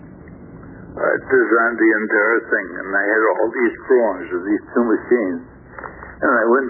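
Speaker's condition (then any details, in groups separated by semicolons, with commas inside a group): Stroke affecting throat muscles; then three more small strokes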